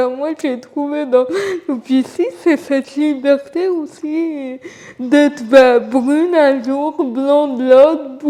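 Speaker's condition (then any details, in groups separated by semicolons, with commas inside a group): Cerebral palsy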